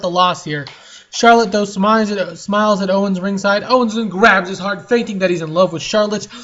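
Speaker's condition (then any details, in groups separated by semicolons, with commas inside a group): No condition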